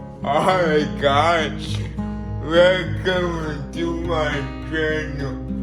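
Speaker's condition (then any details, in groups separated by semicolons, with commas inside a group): Cerebral palsy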